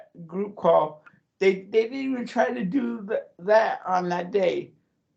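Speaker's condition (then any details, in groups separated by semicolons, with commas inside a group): Cerebral palsy; voice goes up and down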